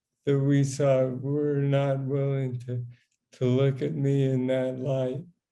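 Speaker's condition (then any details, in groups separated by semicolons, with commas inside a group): Parkinson's disease; young onset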